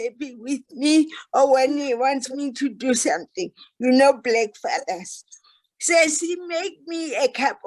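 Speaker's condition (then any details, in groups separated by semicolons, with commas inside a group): Cerebral palsy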